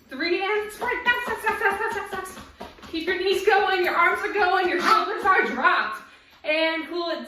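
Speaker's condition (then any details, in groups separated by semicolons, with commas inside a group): No condition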